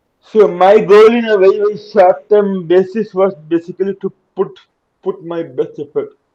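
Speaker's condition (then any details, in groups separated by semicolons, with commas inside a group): Cerebral palsy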